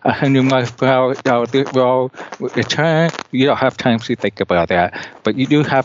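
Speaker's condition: Deafness; cannot hear well

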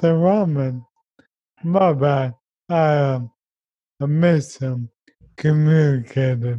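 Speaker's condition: ALS; speech and eventually breathing

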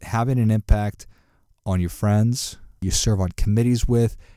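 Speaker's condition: No condition

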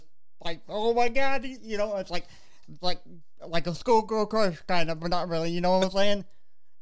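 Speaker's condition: Cerebral palsy; walks with walker

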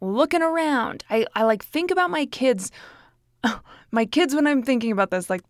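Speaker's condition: No condition

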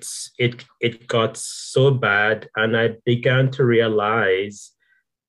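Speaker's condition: Stuttering; stuttering since childhood, fluency shaping therapy of little benefit, later covert stutterer; ongoing stuttering, sometimes quite bad; blocks, worse with fear, shame and focus on techniques, harder in groups; repeated words, prolonged sounds

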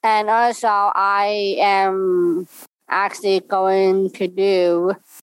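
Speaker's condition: Down syndrome; congenital

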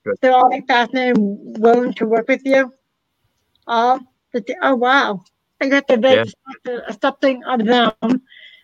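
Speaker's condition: Hard of hearing, cochlear implant

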